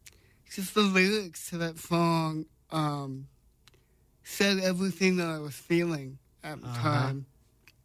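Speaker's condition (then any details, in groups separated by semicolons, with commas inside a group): Cerebral palsy; congenital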